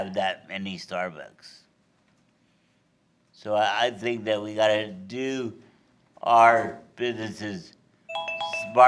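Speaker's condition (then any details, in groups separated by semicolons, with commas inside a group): Cerebral palsy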